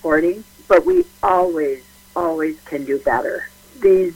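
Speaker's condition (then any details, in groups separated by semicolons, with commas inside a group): No condition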